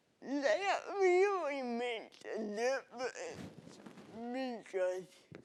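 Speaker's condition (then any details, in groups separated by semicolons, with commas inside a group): Cerebral palsy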